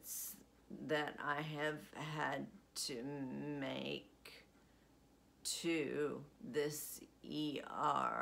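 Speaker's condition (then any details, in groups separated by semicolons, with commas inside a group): Essential tremor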